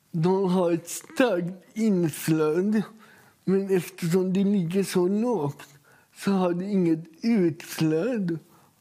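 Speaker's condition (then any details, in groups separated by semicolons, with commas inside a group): Cerebral palsy; speech atypical, jokes listeners might think it is Danish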